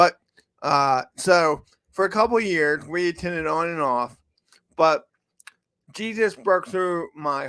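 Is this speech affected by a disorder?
Yes: cerebral palsy; from birth.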